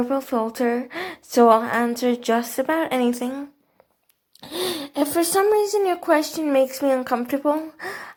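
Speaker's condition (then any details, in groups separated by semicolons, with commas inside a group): Cerebral palsy; eats, chews and swallows normally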